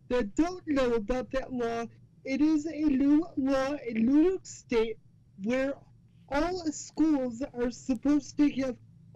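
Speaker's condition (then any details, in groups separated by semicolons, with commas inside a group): Cerebral palsy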